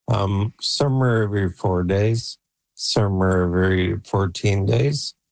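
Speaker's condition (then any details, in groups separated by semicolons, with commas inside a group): ALS; age 48, Neuralink N1 brain implant controls computer by thought, voice banked with 11 labs; progressing, in Neuralink trial with Toronto Western Hospital, implant about 3 months ago; voice deteriorating, expects soon to lose speech, computer to speak in banked voice via Neuralink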